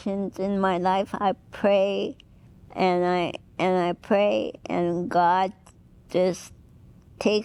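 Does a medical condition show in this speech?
Yes: cerebral palsy.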